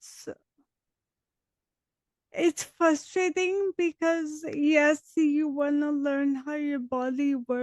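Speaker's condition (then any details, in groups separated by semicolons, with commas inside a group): Dystonia; dystonia from infancy, DBS implanted, wheelchair, head shaking, twitching; diagnosed age 10, now 33, on medication; speech impediment, noticed by others at 25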